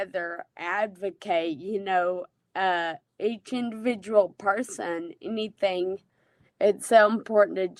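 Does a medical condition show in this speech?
Yes: Friedreich's ataxia.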